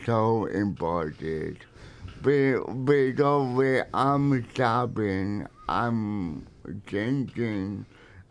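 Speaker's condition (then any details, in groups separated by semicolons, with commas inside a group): Cerebral palsy; typing messages often easier than speaking one-on-one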